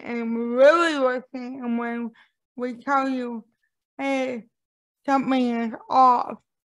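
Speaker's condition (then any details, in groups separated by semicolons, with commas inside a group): Cerebral palsy; impaired speech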